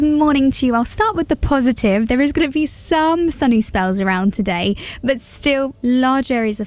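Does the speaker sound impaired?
No.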